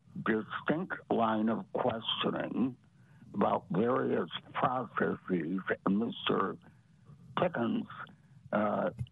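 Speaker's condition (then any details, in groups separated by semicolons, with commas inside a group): Parotid gland removal; parotid salivary gland removed; difficulty speaking at this recording, recurring, attributed to parotid gland removal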